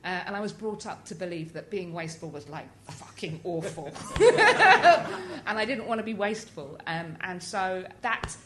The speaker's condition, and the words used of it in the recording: Tourette syndrome. But they began to intensify in my early 20s and have a much bigger... impact on my life.